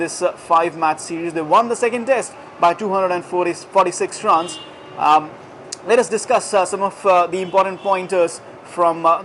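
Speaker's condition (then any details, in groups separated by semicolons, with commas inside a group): No condition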